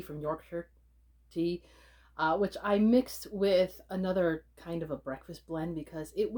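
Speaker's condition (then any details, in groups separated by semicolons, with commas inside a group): No condition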